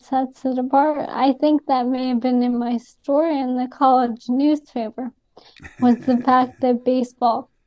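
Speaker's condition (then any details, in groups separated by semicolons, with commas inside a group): ALS; diagnosed within about past year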